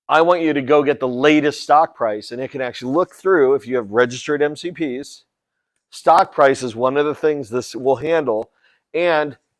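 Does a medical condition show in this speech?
No.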